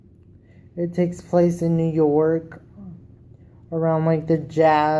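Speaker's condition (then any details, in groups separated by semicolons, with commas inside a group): Cerebral palsy; wheelchair user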